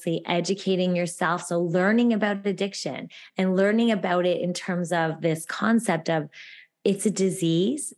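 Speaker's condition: No condition

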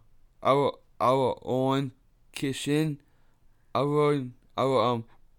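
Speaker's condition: Down syndrome; supplements and fish oil reportedly helping talking, less need to repeat, more confident

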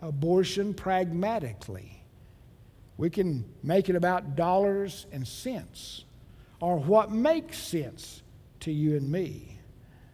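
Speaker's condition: No condition

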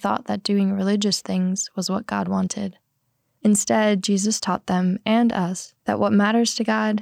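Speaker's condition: No condition

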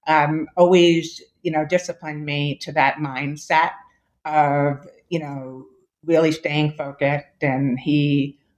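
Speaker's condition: Deafness; born with moderate to severe hearing loss, diagnosed as toddler, hearing aids, then esteem implant

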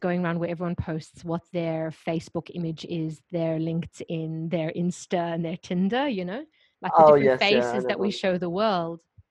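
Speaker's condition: No condition

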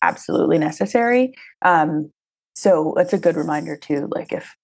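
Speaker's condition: No condition

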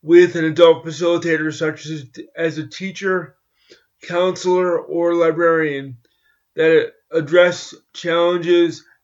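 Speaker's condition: Cerebral palsy; walks with crutches

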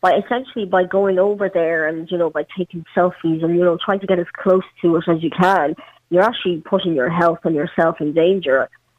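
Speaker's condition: Cleft palate; congenital

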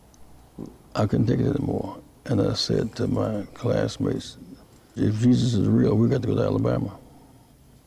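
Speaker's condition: Parkinson's disease; speech therapy

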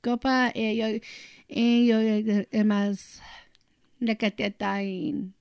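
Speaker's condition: Down syndrome; 24 years old; often answers for her

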